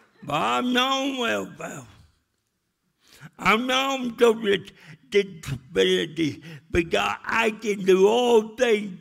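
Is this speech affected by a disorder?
Yes: cerebral palsy; speech still affected.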